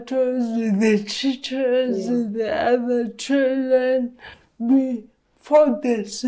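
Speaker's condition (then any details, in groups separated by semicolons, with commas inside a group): Cerebral palsy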